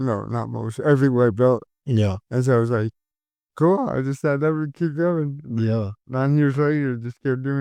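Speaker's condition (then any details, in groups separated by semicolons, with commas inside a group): Cerebral palsy; caused by stroke at birth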